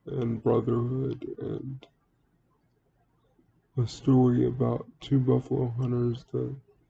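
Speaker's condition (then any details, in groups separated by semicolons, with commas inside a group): Cerebral palsy; wheelchair user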